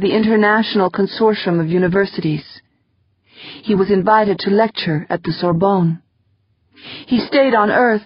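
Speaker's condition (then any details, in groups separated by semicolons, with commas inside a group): No condition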